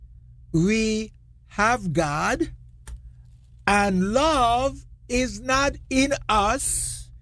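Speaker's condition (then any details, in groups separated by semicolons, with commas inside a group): No condition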